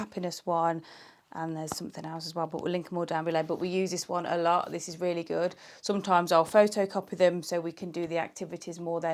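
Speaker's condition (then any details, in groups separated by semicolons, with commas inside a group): No condition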